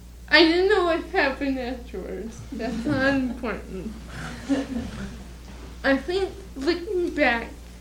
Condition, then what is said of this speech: Cerebral palsy. And when I get excited, I shouldn't really talk because then I really, and nobody understands me.